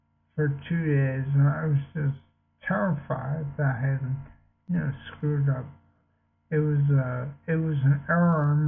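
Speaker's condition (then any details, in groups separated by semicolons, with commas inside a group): Multiple sclerosis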